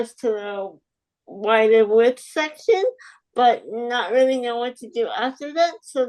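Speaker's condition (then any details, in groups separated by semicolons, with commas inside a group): Spastic quadriplegic cerebral palsy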